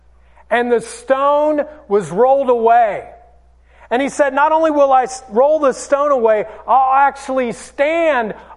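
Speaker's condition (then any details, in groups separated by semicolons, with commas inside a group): No condition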